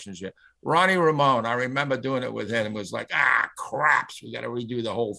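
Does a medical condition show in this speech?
No.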